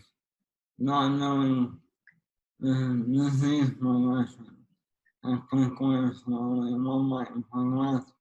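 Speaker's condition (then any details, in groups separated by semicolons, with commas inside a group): ALS; young onset, slow progressor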